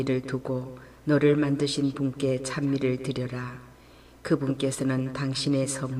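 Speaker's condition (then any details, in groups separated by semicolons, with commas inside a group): No condition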